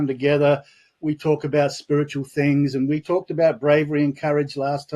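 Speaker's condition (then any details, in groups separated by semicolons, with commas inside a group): No condition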